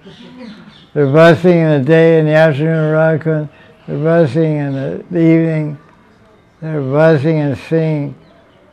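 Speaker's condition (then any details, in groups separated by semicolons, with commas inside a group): Deafness; fluent spoken lecture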